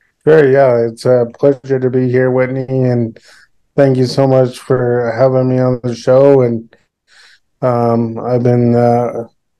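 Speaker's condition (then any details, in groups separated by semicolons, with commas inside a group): Cerebral palsy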